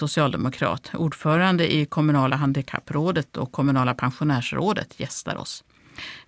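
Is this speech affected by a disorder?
No.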